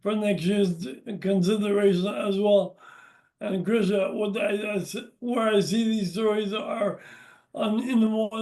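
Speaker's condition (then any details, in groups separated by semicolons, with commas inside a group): Brain injury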